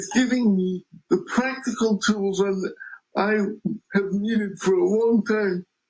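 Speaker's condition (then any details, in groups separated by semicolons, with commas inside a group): Cerebral palsy; power wheelchair user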